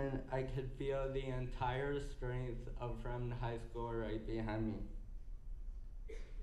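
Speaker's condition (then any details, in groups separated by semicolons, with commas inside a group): Cerebral palsy; physical therapy since infancy, doubled sessions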